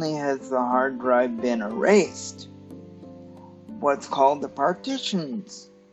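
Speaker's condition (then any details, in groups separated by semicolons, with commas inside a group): Cerebral palsy; stiff muscles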